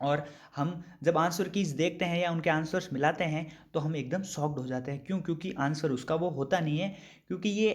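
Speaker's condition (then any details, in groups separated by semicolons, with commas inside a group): No condition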